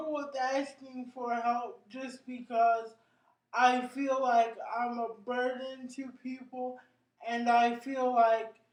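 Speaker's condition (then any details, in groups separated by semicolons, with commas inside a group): Cerebral palsy; brain injury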